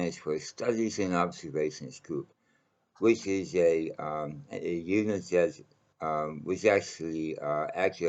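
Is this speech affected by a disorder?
Yes: mouth cancer.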